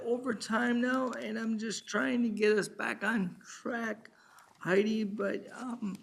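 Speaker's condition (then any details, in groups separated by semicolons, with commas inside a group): Cerebral palsy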